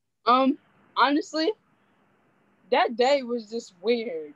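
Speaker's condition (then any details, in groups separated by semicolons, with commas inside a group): Cerebral palsy; affects muscles and body movements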